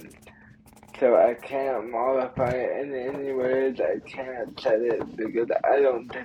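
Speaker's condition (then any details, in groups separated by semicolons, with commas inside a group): Cerebral palsy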